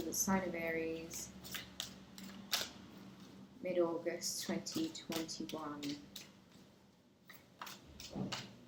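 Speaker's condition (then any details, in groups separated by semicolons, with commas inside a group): No condition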